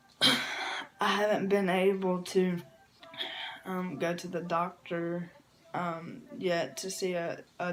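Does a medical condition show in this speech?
Yes: cerebral palsy; from birth.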